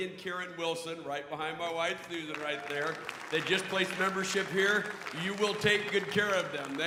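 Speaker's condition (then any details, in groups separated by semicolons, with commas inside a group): No condition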